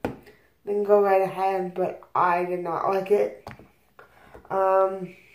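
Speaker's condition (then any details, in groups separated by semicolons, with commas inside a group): Cerebral palsy; both hands affected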